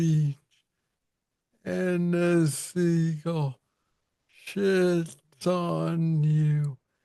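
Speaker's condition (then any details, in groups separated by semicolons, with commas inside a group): Parkinson's disease; young onset; about 11 years since diagnosis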